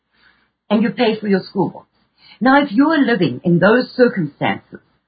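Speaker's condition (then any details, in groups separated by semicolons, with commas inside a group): No condition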